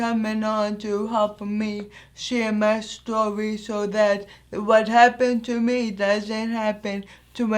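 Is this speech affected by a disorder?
Yes: anoxic brain injury.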